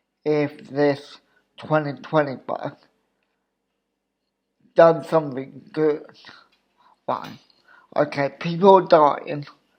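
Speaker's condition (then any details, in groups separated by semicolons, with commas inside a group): Cerebral palsy; wheelchair user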